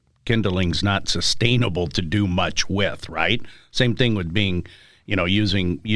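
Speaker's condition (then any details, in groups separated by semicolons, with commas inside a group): No condition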